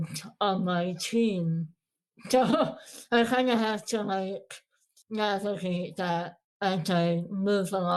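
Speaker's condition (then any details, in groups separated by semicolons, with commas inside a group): Moebius syndrome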